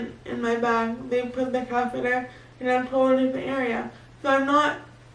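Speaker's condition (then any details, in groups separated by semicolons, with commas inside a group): Cerebral palsy; baclofen pump for spasms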